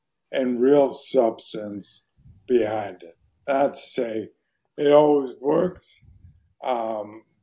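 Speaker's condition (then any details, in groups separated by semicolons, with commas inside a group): ALS; voice very hoarse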